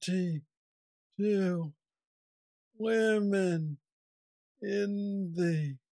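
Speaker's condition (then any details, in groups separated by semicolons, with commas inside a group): Parkinson's disease; about 9 years since diagnosis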